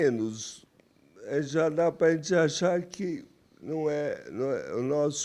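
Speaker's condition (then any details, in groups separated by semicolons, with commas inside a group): Amyotrophic lateral sclerosis; breathing affected early, compromised chest wall muscles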